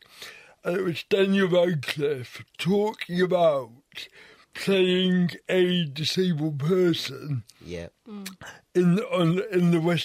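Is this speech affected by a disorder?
Yes: cerebral palsy; wheelchair user, involuntary movement, problems with arms; finds some words hard to say, difficulty with ch sound.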